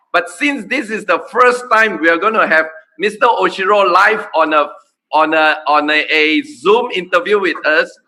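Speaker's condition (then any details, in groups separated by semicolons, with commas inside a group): No condition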